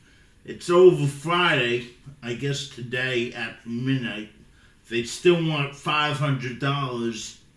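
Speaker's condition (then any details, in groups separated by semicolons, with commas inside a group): Cerebral palsy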